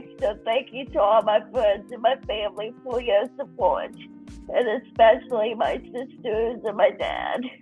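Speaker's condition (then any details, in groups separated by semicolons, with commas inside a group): Cerebral palsy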